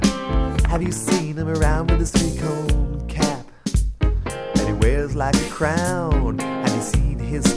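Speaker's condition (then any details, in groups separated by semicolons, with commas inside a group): No condition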